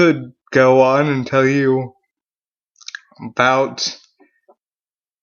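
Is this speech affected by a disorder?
Yes: cerebral palsy; mild.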